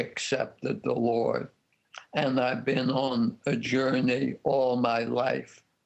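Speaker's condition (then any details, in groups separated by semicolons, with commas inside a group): ALS; degenerative; losing voice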